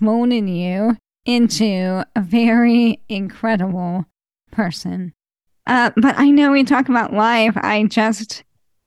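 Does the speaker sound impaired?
Yes: ALS; fatal disease without cure, continual loss of abilities, described as dying from it; voice changing and declining.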